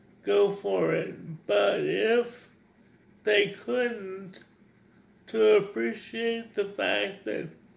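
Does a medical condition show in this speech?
Yes: cerebral palsy.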